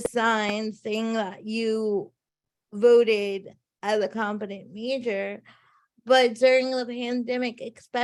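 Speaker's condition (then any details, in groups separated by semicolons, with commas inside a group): Cerebral palsy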